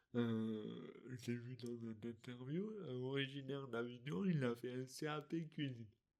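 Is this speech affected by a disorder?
Yes: dystonia; articulation difficulties.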